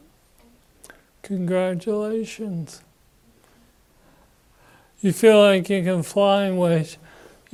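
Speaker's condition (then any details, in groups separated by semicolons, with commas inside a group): Parkinson's disease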